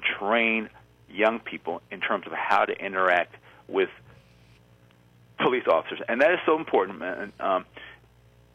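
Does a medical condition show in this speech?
Yes: congenital stuttering; present since birth, about 50 years; ongoing at age 50; often lets stutter happen freely rather than hiding it; here blocks.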